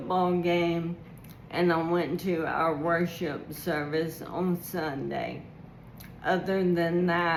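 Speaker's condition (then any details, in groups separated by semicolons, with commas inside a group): ALS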